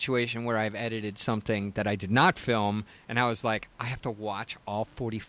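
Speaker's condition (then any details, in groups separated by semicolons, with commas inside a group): No condition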